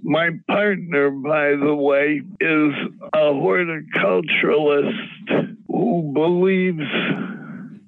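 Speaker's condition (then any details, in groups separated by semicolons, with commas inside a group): Parkinson's disease; preferred by tincture dropper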